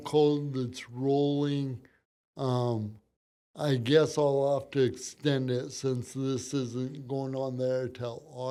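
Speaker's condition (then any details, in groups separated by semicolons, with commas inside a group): Cerebral palsy; from birth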